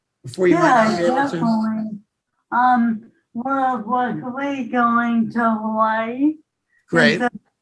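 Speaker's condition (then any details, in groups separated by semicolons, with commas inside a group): ALS, bulbar onset; voice onset, voice-only symptoms six months; onset two years ago, diagnosed one year ago; early speech change, sounded drunk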